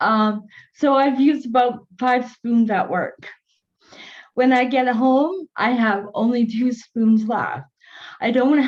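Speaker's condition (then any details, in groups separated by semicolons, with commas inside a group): Cerebral palsy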